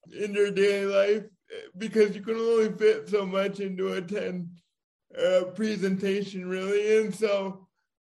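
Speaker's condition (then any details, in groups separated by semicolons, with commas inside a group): Cerebral palsy; diagnosed as firstborn child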